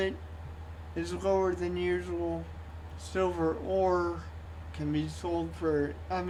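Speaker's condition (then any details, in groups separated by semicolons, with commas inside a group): Cerebral palsy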